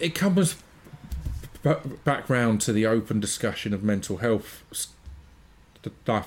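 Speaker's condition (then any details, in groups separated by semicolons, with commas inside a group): Stutter; stutter since childhood, present at school, syllable tapping on leg taught by bassist with stutter; constantly reins in and controls stutter while talking, makes adaptions, stutter comes and goes; stutters on certain names like Dylan Moran, absent in songs, creeps in without beat, Alexa misunderstands; repeated sounds, prolonged sounds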